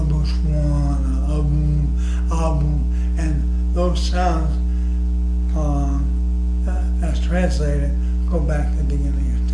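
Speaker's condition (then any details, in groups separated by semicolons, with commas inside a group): ALS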